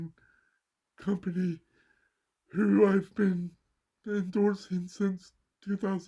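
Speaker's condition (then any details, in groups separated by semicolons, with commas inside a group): Cerebral palsy; mild left side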